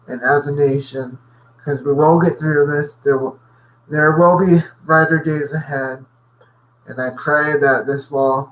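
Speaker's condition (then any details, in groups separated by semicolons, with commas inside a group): Cerebral palsy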